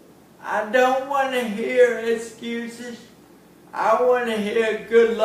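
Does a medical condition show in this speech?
Yes: cerebral palsy; since birth.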